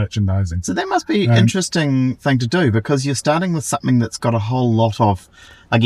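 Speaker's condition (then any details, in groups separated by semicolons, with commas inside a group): No condition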